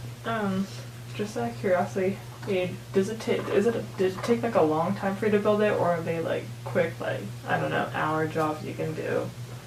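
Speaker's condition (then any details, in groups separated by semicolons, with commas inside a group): No condition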